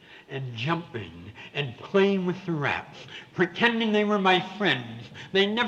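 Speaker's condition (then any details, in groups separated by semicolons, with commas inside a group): Severe cleft palate with lisp; congenital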